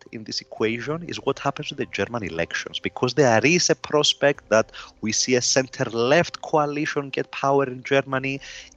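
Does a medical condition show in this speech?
No.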